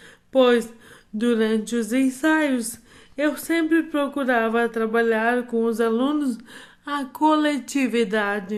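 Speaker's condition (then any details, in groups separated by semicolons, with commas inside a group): Amyotrophic lateral sclerosis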